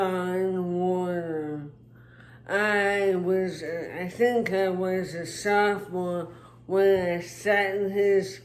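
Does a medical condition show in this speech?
Yes: traumatic brain injury; speech impairment.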